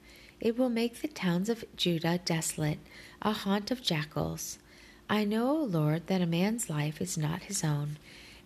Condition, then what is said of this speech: No condition.